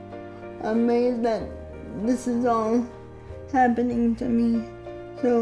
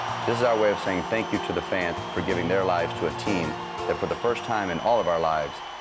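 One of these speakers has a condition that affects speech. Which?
The first: spastic quadriplegic cerebral palsy; spastic quadriplegic, from birth, very tight muscles, wheelchair, needs feeding help; muscle tightness audible, especially when excited.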